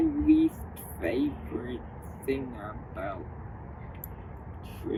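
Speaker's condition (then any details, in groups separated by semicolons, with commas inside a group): Cerebral palsy; uses service dog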